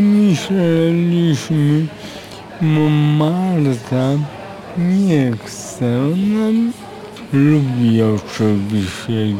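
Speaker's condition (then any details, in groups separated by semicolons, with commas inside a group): Aphasia; acquired after accident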